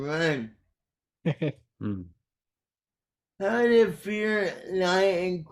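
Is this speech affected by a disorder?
Yes: cerebral palsy; caused by brainstem aneurysm.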